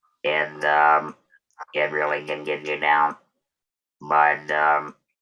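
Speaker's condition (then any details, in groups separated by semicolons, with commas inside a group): Total laryngectomy; total laryngectomy, laryngeal cancer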